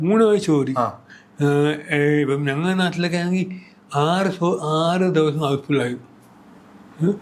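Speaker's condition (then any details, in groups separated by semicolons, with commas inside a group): Cerebral palsy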